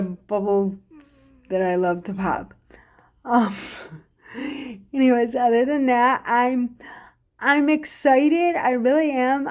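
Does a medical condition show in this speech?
Yes: cerebral palsy.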